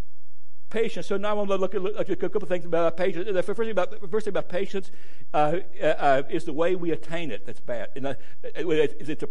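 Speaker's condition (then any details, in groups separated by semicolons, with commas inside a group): Stuttering; struggled with it for a while, adults at gadsdale said stutter barred preaching; more stuttering tonight, tired, feels an hour later after watch not set back; worse when tired, later in the day; repeated sounds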